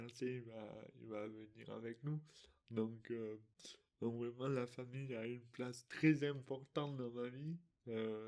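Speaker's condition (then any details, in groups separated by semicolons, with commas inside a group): Dystonia; articulation difficulties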